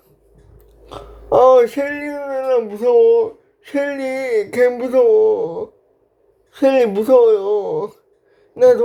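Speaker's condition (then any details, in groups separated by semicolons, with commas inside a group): Brain lesion disability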